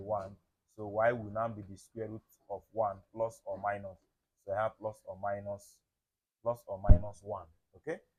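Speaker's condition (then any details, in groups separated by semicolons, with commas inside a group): No condition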